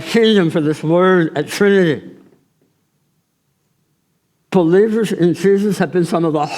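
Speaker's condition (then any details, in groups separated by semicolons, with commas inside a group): Tongue cancer surgery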